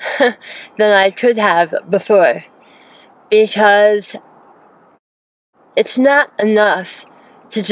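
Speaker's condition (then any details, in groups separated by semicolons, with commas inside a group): Hemi-glossectomy for oral cancer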